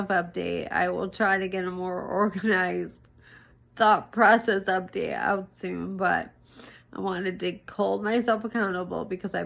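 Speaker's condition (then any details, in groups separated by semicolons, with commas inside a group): ALS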